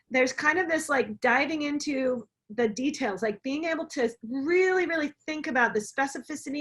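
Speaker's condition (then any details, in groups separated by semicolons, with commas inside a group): No condition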